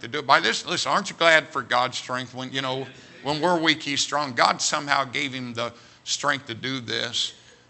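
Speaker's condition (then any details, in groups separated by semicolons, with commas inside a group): No condition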